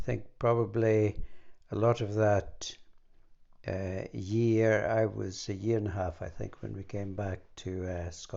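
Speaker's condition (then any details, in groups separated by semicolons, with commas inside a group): No condition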